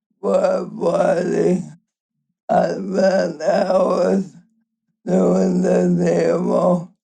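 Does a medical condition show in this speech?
Yes: ALS.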